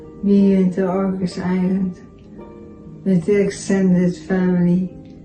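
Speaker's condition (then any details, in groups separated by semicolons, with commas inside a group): Multiple system atrophy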